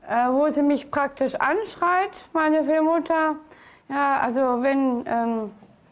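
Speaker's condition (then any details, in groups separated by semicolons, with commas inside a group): Down syndrome; food refusal in childhood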